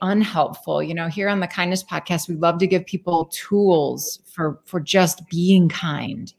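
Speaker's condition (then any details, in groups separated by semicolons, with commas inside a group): No condition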